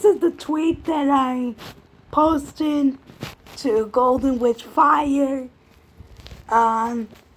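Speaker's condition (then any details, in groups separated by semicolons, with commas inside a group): Cerebral palsy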